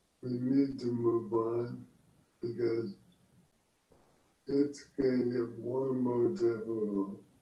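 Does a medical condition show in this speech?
Yes: ALS; end stage, days from dying, exhausted.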